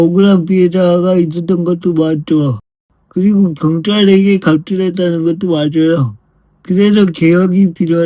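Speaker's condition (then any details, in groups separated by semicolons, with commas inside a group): Brain lesion disability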